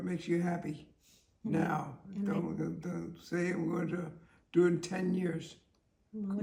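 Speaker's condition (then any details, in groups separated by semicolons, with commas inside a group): Multiple system atrophy; cerebellar type, balance, coordination, walking affected; progressive, needs help with car transfers; speech very bad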